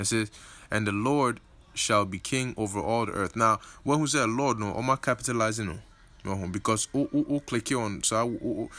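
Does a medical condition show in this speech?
No.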